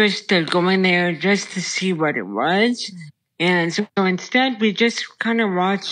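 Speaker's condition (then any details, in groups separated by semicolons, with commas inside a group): Brain stem tumor; childhood onset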